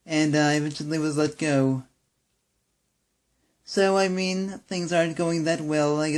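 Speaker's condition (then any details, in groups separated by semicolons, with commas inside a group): Cerebral palsy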